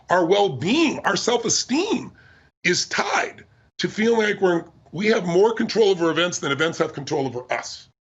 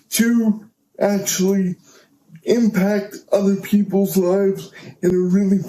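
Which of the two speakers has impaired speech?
The second: cerebral palsy; power wheelchair user.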